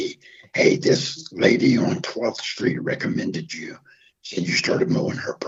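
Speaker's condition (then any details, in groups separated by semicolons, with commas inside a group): Throat cancer, half voicebox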